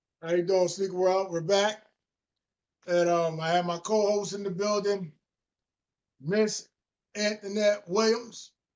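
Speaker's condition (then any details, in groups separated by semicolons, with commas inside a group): No condition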